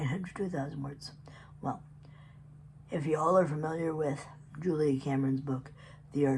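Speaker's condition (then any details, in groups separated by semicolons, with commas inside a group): Cerebral palsy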